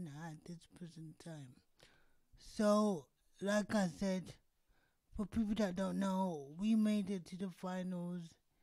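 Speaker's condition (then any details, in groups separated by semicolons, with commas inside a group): Cerebral palsy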